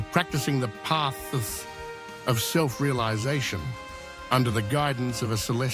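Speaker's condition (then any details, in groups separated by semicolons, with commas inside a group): No condition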